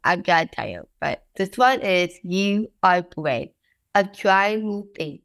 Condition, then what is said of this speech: Down syndrome. My big challenge is speaking clearly and politely so ...